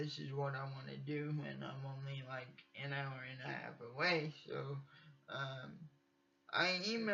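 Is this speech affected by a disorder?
Yes: cerebral palsy; from birth, uses wheelchair.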